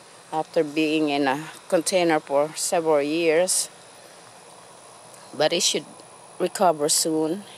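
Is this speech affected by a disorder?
No.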